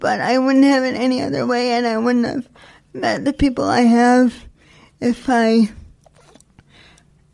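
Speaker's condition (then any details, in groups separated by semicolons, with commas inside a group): Spastic quadriplegic cerebral palsy, severe; age 36, muscles very spastic, aging with spasticity difficult, has therapist team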